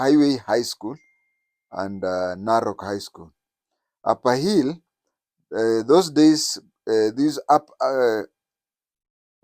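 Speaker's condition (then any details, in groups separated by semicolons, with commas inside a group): No condition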